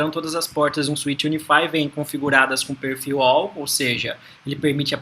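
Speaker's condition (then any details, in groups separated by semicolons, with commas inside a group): No condition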